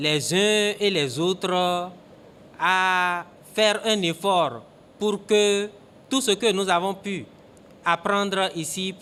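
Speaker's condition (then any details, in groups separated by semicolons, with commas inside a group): No condition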